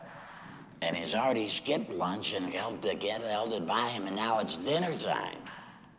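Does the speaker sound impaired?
Yes: laryngectomy after throat cancer, voice prosthesis; voice produced through throat prosthesis, likened to kazoo, altered tone of voice joked about.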